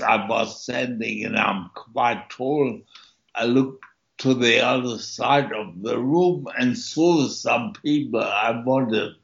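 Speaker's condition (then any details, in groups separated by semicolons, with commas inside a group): Stroke with speech impediment; tracheotomy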